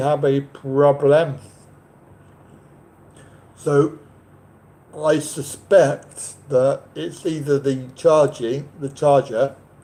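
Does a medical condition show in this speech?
Yes: cerebral palsy; back surgery.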